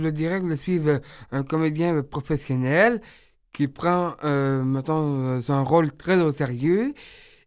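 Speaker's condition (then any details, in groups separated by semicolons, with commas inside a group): Down syndrome; age 30; described as very talkative, at ease and eager to speak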